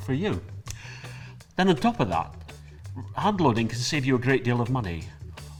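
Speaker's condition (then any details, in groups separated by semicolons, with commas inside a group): No condition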